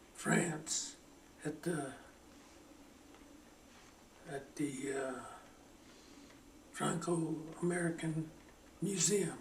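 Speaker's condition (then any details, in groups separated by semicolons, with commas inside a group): Parkinson's; slowing down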